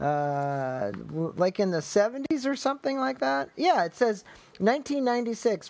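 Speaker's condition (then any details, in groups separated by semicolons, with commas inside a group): No condition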